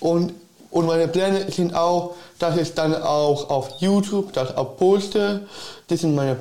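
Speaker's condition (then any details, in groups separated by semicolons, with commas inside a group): Down syndrome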